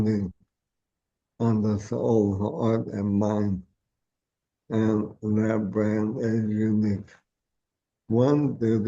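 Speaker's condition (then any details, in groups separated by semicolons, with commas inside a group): ALS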